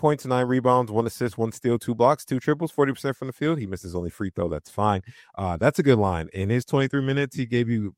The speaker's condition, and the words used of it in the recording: No condition.